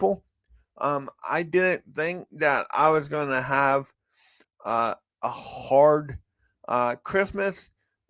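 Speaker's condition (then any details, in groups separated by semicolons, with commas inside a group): Cerebral palsy; from birth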